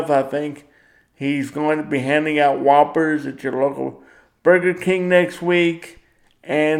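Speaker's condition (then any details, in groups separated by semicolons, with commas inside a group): Cerebral palsy; power wheelchair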